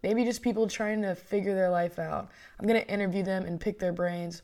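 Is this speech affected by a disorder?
No.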